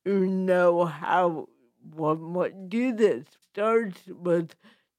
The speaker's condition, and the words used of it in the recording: Cerebral palsy. I have cerebral palsy with a speech impediment.